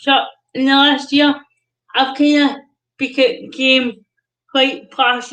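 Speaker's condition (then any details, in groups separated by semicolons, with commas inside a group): Cerebral palsy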